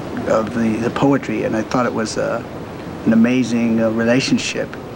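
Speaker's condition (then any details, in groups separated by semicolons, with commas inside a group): No condition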